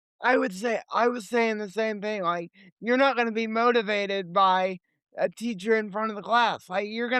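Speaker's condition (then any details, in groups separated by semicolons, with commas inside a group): Cerebral palsy; limited mobility, legs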